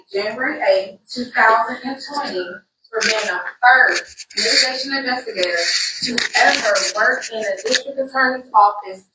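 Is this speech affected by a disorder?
No.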